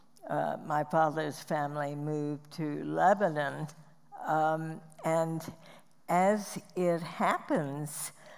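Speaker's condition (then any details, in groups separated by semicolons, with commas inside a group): Spasmodic dysphonia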